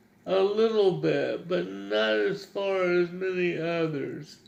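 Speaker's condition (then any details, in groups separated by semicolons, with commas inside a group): Cerebral palsy; wants clearer, more precise speech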